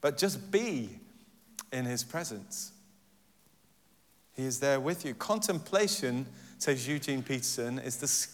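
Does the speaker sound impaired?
No.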